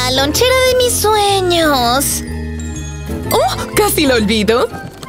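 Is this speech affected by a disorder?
No.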